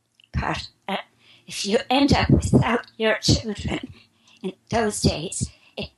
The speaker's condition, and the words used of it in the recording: Spasmodic dysphonia. May I first say that I had spasmodic dysphonia for the past 3 years, which means it's a strangulation of the esophagus.